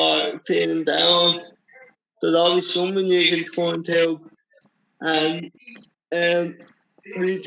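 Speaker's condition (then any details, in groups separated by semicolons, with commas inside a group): Cerebral palsy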